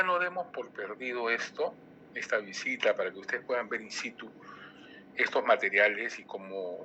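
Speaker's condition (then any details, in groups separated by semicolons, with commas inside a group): No condition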